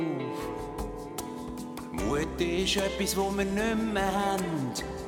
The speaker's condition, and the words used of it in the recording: No condition.